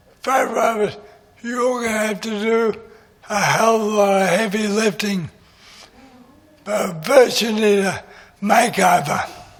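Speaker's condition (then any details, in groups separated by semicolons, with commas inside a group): MND; voice is going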